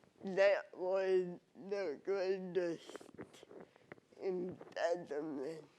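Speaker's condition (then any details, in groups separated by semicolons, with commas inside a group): Cerebral palsy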